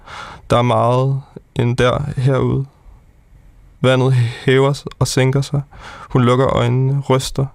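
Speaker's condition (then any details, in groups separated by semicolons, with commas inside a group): Stuttering; stutters less than before; stutters on purpose when reading poems aloud, then stuttering often starts by itself, real stutter heard; prolonged sounds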